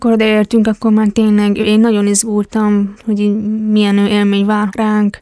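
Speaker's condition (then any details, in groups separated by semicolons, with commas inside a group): Hearing impairment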